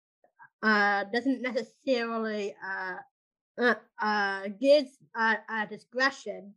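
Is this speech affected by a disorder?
Yes: Down syndrome; congenital, present from birth, significant congenital heart condition, successful heart transplant.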